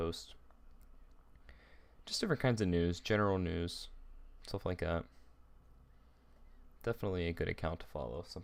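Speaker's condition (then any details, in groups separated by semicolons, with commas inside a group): No condition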